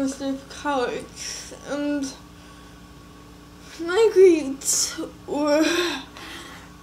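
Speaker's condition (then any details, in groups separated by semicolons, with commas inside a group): Cerebral palsy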